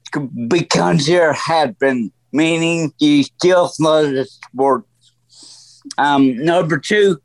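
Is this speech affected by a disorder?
Yes: stroke; voice affected.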